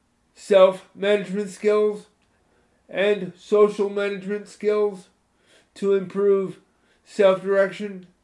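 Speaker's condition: Spastic cerebral palsy, moderate; could not speak or defend self verbally

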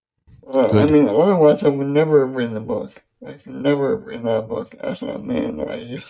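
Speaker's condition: ALS; ALS diagnosed at age 27, gradual changes before diagnosis, nervous system disease weakening muscles; speech affected, mouth function impaired, affects reading aloud

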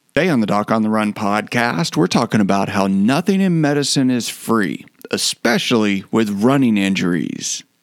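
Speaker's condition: No condition

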